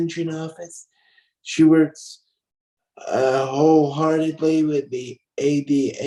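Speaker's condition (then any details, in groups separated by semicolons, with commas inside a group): Cerebral palsy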